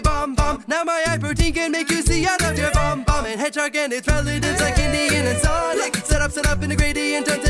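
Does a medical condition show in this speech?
No.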